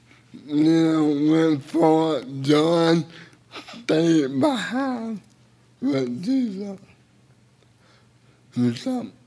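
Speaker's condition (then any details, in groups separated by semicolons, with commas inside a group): Cerebral palsy; speech a little unclear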